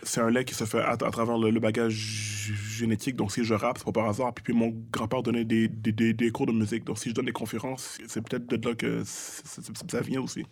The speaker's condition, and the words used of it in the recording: Stuttering. Je vous avez marqué ça depuis de, euh, tantôt, depuis que je parle.